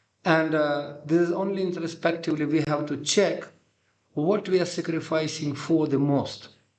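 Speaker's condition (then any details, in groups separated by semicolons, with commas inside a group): No condition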